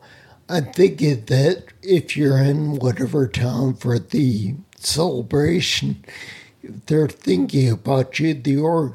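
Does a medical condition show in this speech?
Yes: spinocerebellar ataxia; speech impediment.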